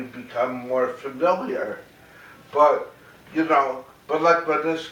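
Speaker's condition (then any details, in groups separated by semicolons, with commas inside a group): Cerebral palsy, mild; mainly affects speech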